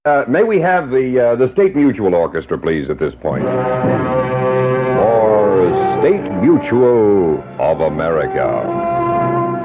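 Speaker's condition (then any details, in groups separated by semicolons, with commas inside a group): No condition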